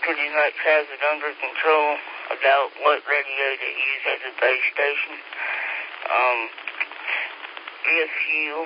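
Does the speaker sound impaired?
Yes: speech impediment; apologizes for speech impediment while speaking on radio net.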